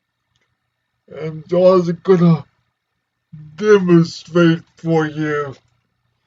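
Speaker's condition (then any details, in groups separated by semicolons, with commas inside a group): Cerebral palsy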